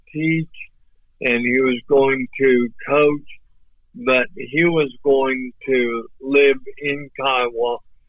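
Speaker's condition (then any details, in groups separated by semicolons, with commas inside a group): ALS; recently diagnosed, wheelchair being prepared; voice off but clear and understandable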